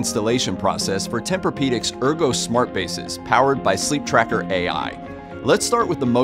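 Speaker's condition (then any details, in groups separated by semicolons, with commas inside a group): No condition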